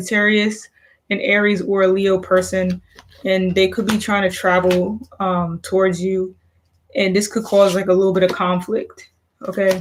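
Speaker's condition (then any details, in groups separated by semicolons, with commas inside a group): No condition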